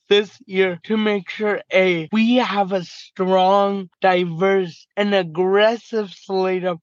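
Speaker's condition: Cerebral palsy, mild

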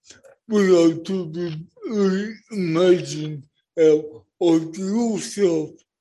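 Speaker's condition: Cerebral palsy; born not breathing

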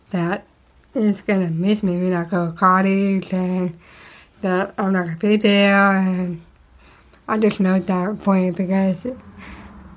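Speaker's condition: Down syndrome; speech therapy when young

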